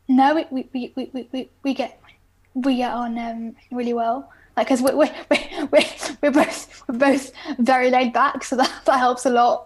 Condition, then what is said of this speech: Stuttering. It's not some days are more fluid than others. Today isn't one of them.